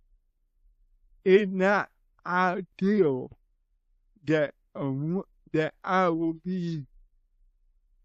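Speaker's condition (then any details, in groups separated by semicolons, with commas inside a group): Cerebral palsy; from birth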